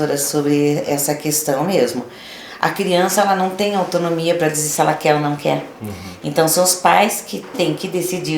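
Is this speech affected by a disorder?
No.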